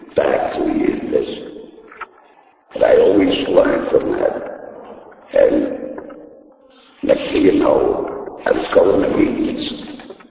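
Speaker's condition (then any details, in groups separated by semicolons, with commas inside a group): Laryngectomy; voice box removed by surgery, speech device placed in throat; talks with throat device, needs thumb to talk; taught to talk with throat device, cannot talk without thumb, earlier voice loss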